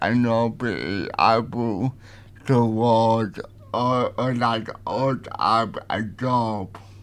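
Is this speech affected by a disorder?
Yes: cerebral palsy; partly voiced, partly typed audio on light writer communication device.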